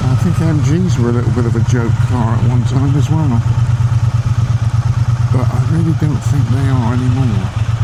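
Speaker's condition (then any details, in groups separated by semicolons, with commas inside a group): No condition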